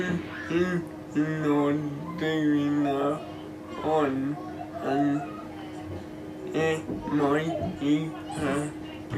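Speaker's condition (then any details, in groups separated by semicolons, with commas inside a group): Cerebral palsy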